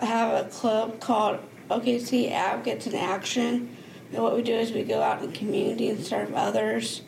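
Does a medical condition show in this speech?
Yes: Down syndrome.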